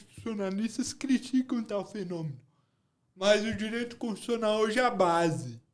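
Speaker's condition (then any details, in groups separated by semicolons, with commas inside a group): Cerebral palsy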